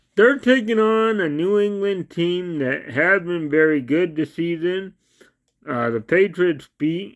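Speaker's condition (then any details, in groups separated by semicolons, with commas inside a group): Cerebral palsy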